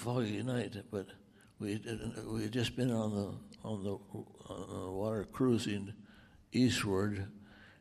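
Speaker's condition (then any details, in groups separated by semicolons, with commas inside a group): Parkinson's; over 14 years since onset; wife Liz is chauffeur and lifeline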